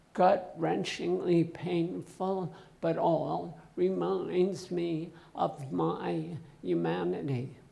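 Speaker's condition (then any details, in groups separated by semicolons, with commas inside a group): Essential tremor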